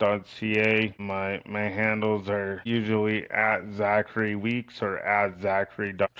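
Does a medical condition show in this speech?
Yes: cerebral palsy; from birth.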